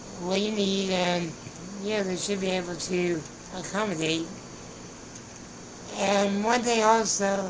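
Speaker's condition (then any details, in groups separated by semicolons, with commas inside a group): Spinal muscular atrophy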